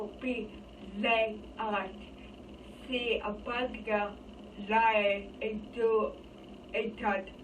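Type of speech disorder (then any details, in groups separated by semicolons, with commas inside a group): Apraxia of speech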